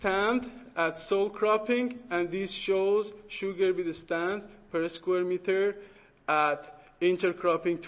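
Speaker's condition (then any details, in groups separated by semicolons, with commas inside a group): No condition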